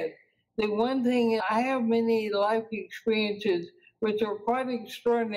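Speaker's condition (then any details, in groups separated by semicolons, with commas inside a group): ALS; progressive paralysis including breathing muscles; recently diagnosed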